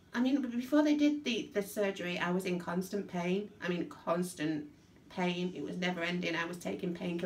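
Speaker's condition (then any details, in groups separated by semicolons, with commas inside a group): No condition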